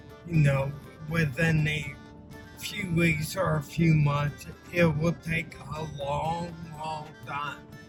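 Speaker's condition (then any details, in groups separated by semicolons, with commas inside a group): Ataxia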